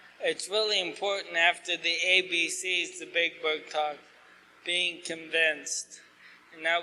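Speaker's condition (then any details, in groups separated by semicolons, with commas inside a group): ALS; asked to talk slower, clearer, losing voice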